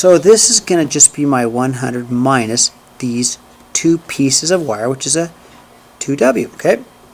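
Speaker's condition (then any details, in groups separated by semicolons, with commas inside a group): No condition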